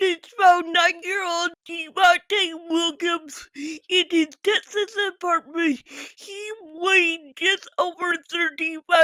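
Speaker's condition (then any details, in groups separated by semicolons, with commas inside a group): Physical speech impairment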